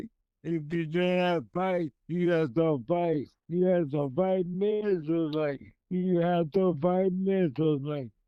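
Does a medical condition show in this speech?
Yes: multiple sclerosis; esophagus affected.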